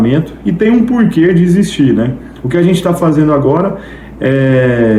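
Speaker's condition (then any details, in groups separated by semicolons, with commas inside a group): No condition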